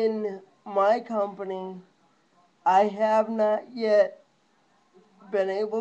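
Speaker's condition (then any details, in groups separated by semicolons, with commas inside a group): Cerebral palsy; lifelong, wheelchair user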